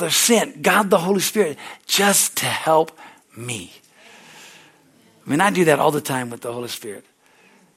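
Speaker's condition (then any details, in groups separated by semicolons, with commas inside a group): No condition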